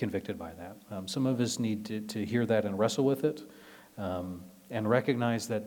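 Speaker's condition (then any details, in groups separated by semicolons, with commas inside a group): No condition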